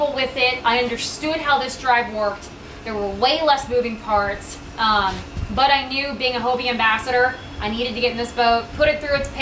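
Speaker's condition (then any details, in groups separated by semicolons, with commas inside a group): No condition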